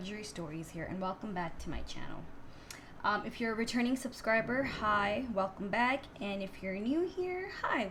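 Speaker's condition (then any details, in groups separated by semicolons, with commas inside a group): No condition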